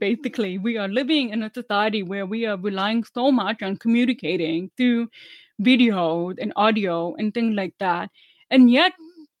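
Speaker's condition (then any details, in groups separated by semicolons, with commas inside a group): Deafness; deaf woman, about 25 years passing as hearing, about ten years of speech therapy; speaks well after about ten years of speech therapy, relearned how to speak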